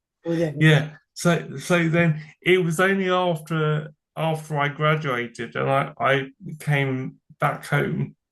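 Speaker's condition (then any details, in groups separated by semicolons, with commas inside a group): Cerebral palsy; from birth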